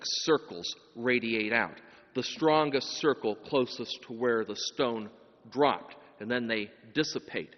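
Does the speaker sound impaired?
No.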